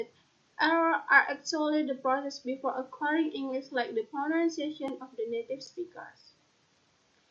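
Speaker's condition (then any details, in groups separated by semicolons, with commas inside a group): No condition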